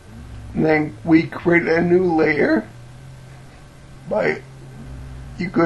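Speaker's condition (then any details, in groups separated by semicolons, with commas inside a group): Cerebellar ataxia from brain tumour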